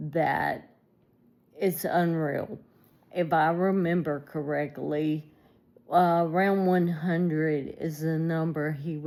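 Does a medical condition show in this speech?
Yes: ALS.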